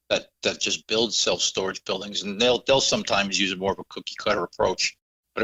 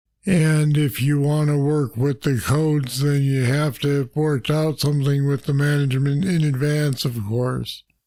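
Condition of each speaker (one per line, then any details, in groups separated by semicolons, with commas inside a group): No condition
Parkinson's disease; deep brain stimulators; voice affected, sounds accented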